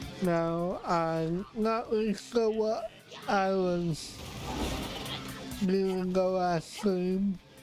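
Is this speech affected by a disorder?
Yes: cerebral palsy; affects voice.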